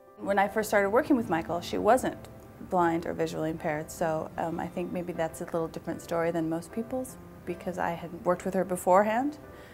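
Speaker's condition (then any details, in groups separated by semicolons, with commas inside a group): No condition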